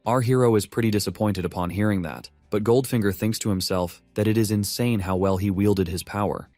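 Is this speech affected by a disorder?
No.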